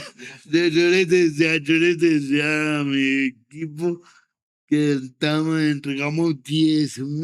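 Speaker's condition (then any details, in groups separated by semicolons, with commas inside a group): Cerebral palsy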